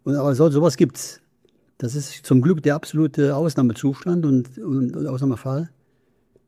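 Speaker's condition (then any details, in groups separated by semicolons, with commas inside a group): Parkinson's disease; speech therapy trains facial muscles against freezing face and speech against decline, going well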